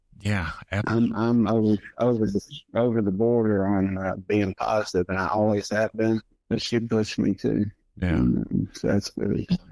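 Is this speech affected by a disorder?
Yes: multiple sclerosis.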